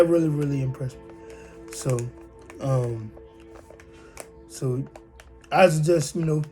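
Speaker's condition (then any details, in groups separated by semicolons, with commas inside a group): Cerebral palsy, spastic diplegia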